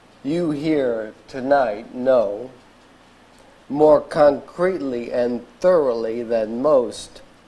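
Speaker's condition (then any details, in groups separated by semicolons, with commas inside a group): ALS; diagnosed eight years ago, at age 35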